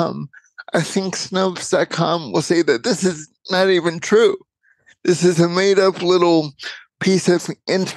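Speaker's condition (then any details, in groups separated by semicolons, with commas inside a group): Cerebral palsy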